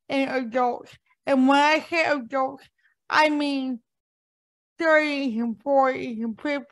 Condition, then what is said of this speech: Cerebral palsy. It's like, the one thing I always say is like queer, brown, disabled women with impaired speech, like we don't get those things, right?